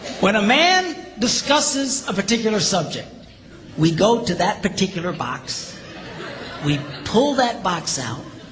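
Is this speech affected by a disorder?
No.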